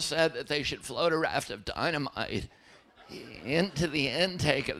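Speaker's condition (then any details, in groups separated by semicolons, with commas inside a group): Spasmodic dystonia; onset at age 42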